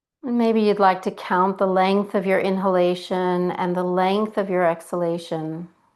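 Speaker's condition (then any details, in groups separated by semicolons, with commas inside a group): No condition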